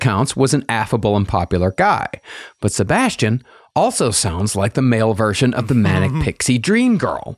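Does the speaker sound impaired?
No.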